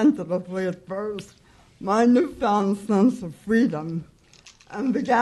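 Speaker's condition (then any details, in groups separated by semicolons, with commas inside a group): Cerebral palsy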